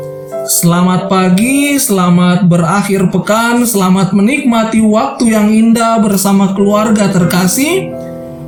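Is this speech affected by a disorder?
No.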